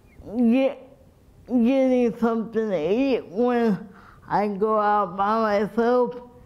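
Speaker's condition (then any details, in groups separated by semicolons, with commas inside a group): Cerebral palsy; breathing problems from sleep apnea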